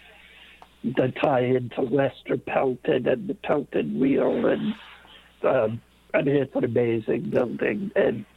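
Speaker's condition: Late-onset Pompe disease; infusion treatment, over 250 infusions, service dog Coppola from Canine Companions, physical activity limited

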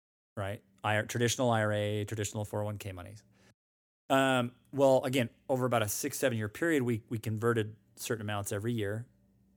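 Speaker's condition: No condition

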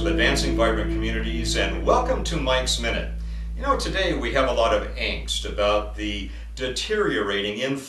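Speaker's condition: No condition

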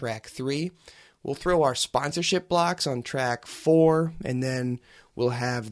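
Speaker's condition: No condition

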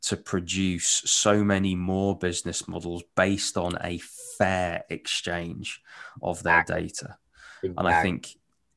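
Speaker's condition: No condition

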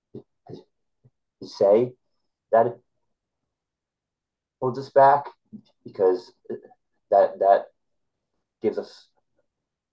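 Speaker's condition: Stuttering; stutter since childhood, known to classmates at earlier school before 7th grade; adult, past college freshman year, working, constantly trying to improve stutter; uses small talk to avoid stuttering, talked little as child, discloses stutter, training others builds confidence; repeated words, blocks

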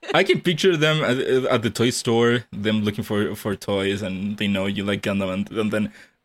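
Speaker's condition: No condition

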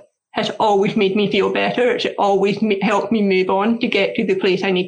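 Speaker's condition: Deafness; repetition

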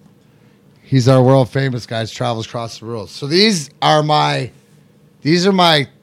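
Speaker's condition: No condition

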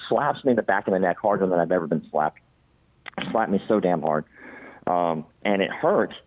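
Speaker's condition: Cleft palate; congenital

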